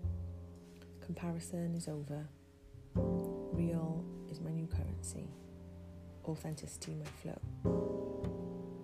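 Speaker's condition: No condition

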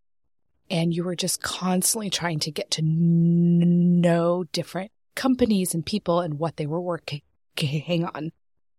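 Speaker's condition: Stuttering; pauses on certain things sometimes; blocks

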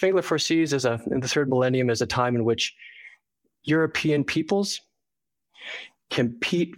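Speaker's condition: No condition

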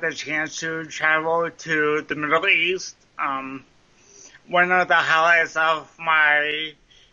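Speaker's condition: Cerebral palsy, mild; speech impediment present during recording

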